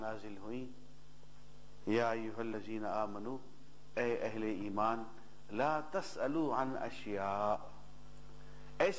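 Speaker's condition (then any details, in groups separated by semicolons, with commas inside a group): No condition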